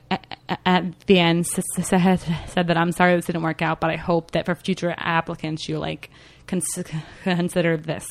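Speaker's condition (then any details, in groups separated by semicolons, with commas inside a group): Stuttering; had stuttering therapy; openly discloses stuttering in job interviews; sometimes fluent when disclosing, slows down to explain stuttering to listeners; prolonged sounds, blocks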